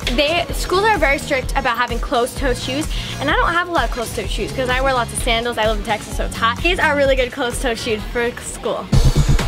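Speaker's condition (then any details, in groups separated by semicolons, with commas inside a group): No condition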